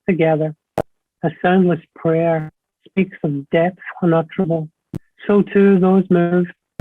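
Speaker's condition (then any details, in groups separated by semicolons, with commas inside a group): No condition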